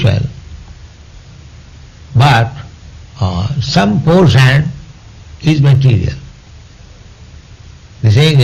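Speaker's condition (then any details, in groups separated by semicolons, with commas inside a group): No condition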